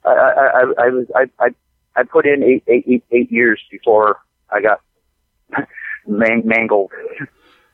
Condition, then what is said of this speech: Stuttering. I don't know what kind of work I can do anymore, given I have one useless leg, stutter like a damn fool.